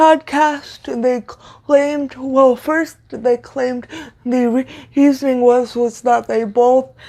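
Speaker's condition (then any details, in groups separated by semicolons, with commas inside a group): Cerebral palsy, severe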